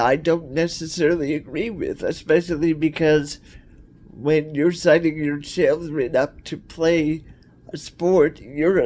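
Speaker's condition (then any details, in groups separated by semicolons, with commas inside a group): Cerebral palsy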